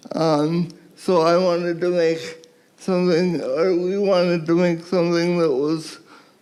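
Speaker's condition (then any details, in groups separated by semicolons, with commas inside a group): Cerebral palsy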